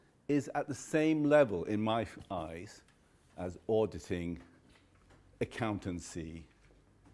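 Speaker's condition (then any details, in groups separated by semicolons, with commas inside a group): No condition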